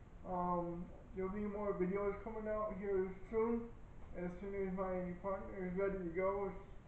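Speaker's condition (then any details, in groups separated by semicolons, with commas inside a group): Cerebral palsy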